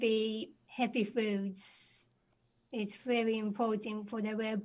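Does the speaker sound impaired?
Yes: Down syndrome; from birth; speech developed well, helped by childhood voice work and speech work combined with movement in drama.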